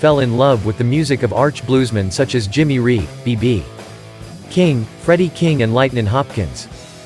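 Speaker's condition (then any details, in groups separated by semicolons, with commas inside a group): No condition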